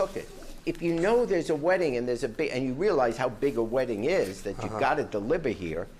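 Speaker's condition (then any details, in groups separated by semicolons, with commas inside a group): No condition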